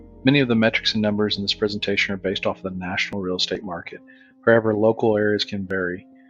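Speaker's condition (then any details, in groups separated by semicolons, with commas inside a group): No condition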